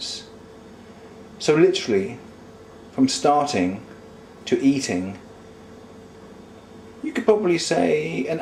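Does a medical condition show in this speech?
No.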